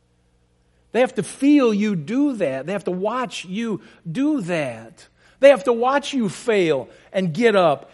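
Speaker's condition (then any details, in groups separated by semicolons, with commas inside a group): No condition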